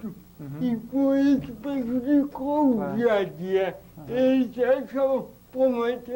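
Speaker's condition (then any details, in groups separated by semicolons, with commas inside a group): Cerebral palsy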